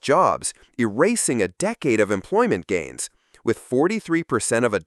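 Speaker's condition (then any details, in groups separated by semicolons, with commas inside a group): No condition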